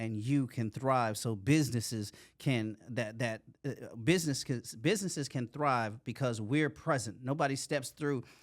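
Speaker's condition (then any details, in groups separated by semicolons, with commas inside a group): No condition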